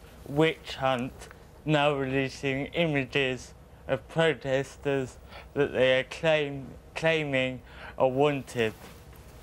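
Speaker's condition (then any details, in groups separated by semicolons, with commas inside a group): Cerebral palsy; uses wheelchair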